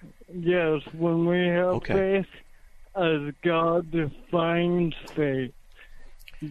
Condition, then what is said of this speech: Cerebral palsy. The reason he's speaking like that, folks, is I think he's the guy who had a stroke or something, or cerebral palsy or something.